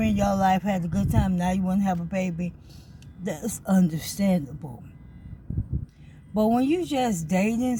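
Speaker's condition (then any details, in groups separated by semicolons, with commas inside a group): ALS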